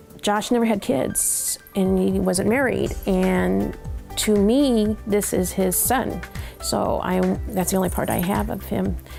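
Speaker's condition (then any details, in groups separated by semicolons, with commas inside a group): No condition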